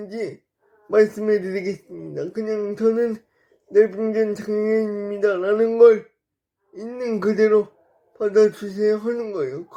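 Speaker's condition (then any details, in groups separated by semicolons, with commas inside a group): Brain lesion disability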